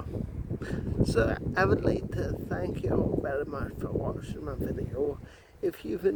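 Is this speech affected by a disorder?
Yes: cerebral palsy; speech difficulty.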